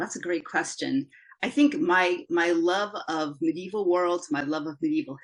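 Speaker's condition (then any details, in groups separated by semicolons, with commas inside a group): No condition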